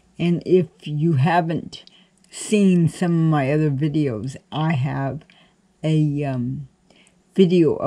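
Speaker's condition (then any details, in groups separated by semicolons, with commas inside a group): Cerebral palsy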